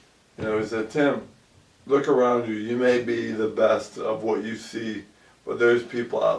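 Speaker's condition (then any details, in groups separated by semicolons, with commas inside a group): ALS; about 2 years since onset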